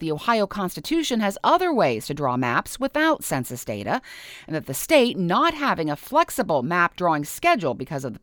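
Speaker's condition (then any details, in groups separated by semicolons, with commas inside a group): No condition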